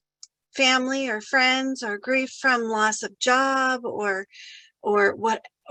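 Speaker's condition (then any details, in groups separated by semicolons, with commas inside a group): No condition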